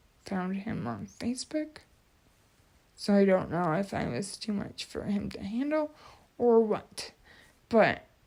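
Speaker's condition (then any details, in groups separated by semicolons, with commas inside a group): Cerebral palsy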